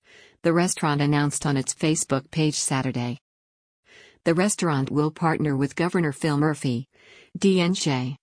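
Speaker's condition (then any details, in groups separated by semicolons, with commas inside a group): No condition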